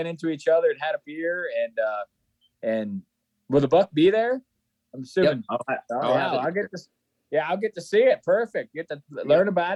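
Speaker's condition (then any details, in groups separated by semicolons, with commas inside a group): No condition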